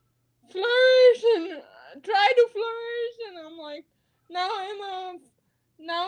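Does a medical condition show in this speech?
Yes: cerebral palsy; spasticity.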